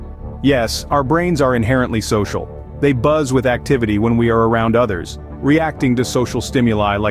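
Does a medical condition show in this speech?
No.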